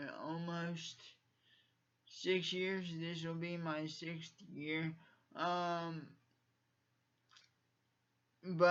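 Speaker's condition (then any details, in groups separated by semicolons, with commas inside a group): Cerebral palsy; from birth, uses wheelchair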